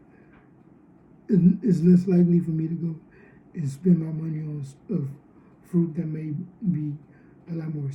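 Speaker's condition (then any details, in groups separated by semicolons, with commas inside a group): Cerebral palsy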